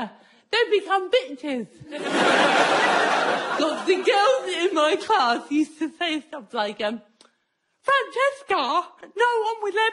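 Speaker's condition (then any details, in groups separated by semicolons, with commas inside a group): Cerebral palsy; speech impediment, not always understood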